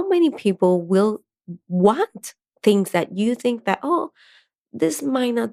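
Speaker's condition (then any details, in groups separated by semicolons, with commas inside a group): No condition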